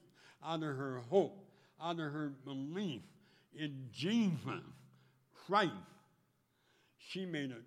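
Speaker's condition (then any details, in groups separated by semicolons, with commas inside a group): Speech impediment; could not speak or chew in childhood, first operation in North Dakota, 17 surgeries, 6 years of therapy; speaks publicly with new voice as motivational speaker; taught tongue movement at 12, voicing with clothespin on nose, mirror under lips, impediment recognizable on radio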